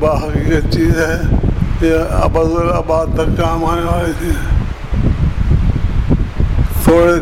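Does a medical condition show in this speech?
Yes: difficulty speaking.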